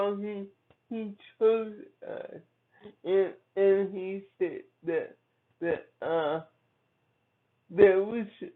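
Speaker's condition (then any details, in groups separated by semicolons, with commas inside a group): Cerebral palsy; from birth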